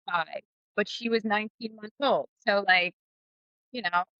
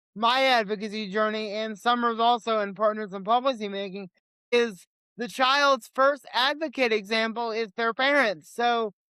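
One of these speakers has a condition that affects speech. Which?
The second: cerebral palsy; lifelong wheelchair user.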